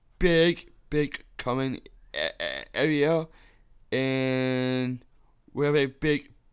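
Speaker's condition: Down syndrome; 26 years old; on DS diet with Dr. Jenny Kimes over a year, brain supplements, fish oil; supplements and fish oil reportedly helping talking, less need to repeat, more confident

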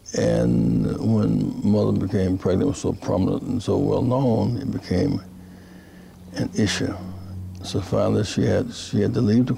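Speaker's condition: Parkinson's disease; speech therapy

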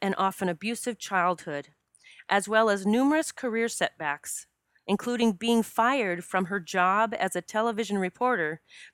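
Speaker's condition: No condition

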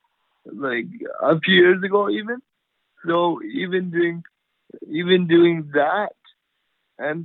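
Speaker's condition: Cerebral palsy; power wheelchair

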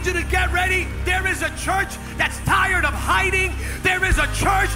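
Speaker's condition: No condition

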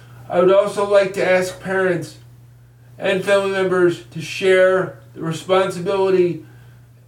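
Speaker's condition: Cerebral palsy; train

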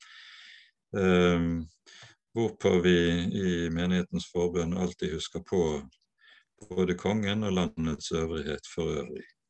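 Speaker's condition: No condition

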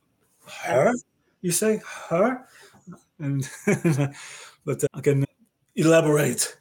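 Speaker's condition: Aphasia after stroke; aphasia caused by stroke about 30 years ago, permanent; ongoing aphasia; expresses self relatively well, unlike others who cannot, rambles off track a little

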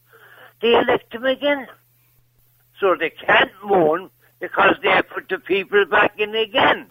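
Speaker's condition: Parkinson's; Parkinson's with dementia, loses balance

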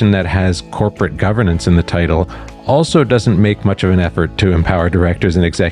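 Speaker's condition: No condition

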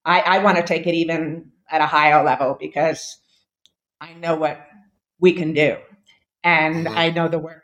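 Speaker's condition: Deafness; hearing aids

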